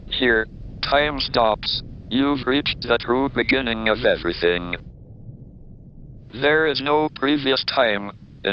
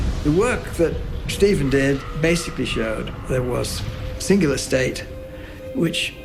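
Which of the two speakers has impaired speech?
The first: amyotrophic lateral sclerosis; onset in early adulthood; rapid early progression then slowed, irreversible physical worsening; weak voice, needs repetition by another, slow speech rate, speaking through a speech-generating device.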